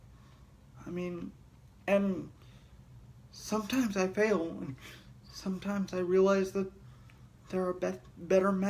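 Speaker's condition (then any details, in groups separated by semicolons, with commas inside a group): Cerebral palsy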